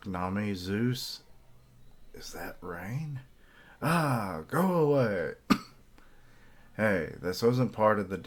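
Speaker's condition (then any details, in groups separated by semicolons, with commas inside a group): No condition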